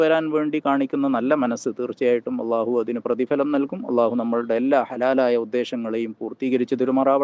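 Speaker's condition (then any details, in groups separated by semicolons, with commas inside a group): No condition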